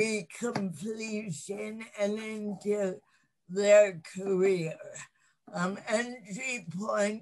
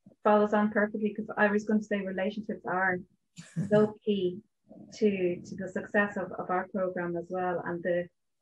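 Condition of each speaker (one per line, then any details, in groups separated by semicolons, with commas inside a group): Cerebral palsy; lifelong
No condition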